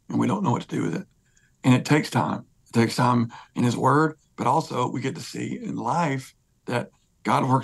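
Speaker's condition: Spasmodic dysphonia; voice disorder

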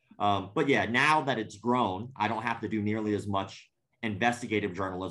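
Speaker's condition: Cleft palate; congenital cleft palate

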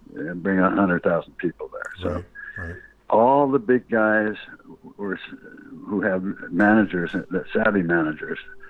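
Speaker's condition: Parkinson's disease

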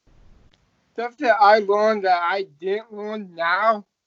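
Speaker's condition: Down syndrome

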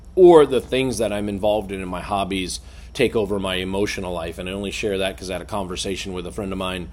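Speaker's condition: No condition

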